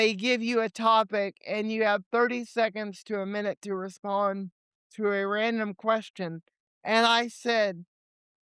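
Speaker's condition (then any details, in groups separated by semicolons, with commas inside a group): Cerebral palsy; limited mobility, legs; age 28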